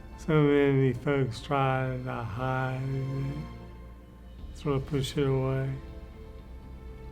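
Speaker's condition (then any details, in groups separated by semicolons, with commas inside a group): Parkinson's disease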